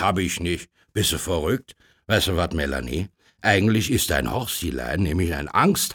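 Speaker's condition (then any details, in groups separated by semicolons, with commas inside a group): No condition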